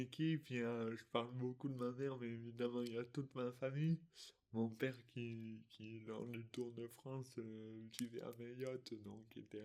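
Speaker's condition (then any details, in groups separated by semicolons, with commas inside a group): Dystonia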